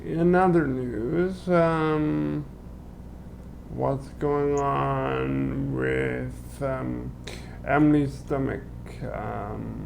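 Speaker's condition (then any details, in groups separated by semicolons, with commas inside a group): Cerebral palsy; limbs affected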